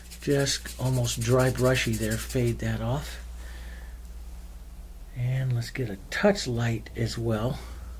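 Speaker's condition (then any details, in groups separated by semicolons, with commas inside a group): No condition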